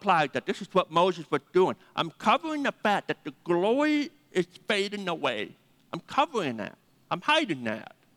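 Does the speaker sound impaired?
Yes: deafness; hard time hearing phone callers.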